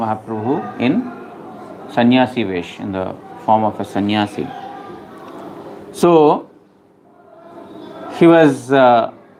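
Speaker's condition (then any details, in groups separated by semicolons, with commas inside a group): No condition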